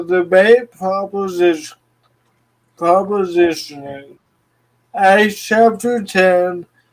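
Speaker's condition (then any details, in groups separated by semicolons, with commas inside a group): Cerebral palsy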